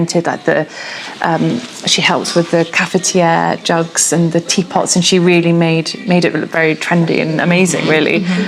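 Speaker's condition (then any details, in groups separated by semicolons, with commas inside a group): No condition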